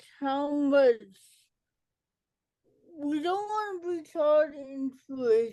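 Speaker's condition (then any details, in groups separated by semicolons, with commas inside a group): Cerebral palsy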